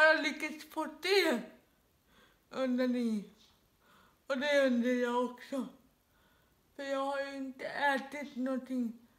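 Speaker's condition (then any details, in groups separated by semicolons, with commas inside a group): Dyskinetic cerebral palsy; dyskinetic form, severe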